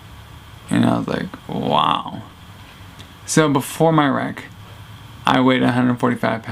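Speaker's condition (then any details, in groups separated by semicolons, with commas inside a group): Traumatic brain injury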